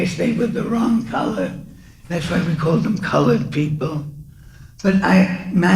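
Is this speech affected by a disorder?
Yes: Parkinson's; speech difficulty attributed to disease.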